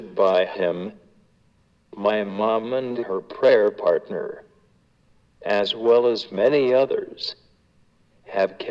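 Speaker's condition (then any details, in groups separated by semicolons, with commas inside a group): Cerebral palsy; diagnosed at eight months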